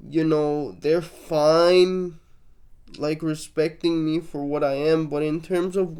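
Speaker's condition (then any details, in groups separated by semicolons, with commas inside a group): Cerebral palsy, mixed, mild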